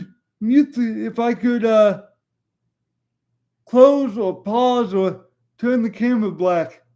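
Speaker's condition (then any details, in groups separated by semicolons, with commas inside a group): Cerebral palsy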